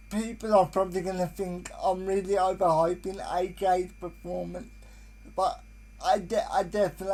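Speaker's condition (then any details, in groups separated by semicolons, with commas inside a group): Cerebral palsy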